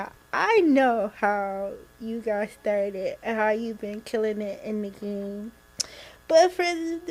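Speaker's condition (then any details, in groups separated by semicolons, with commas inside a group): Cerebral palsy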